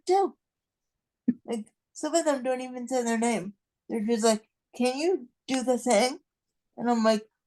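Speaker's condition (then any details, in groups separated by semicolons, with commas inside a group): Cerebral palsy; non-progressive, will not improve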